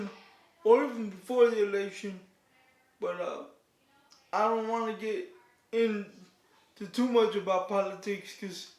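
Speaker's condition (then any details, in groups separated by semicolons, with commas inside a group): Cerebral palsy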